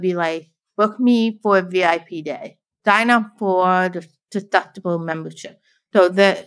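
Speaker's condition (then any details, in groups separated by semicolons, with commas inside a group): Deafblind, born deaf; narrowed visual field; hearing aid on right, cochlear implant on left, about 40 degree visual field; can speak, signing easier than speaking English in videos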